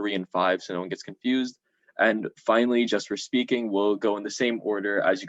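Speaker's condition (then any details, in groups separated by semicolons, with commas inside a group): No condition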